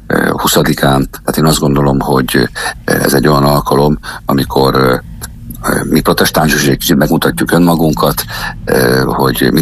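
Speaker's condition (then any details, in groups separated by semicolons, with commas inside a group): No condition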